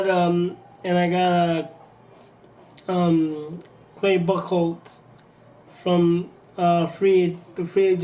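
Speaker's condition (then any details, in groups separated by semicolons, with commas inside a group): Cerebral palsy; from birth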